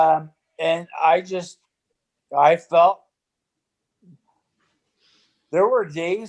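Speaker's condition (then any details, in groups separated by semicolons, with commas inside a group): ALS; breathing affected after injection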